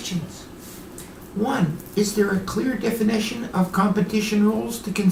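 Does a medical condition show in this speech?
No.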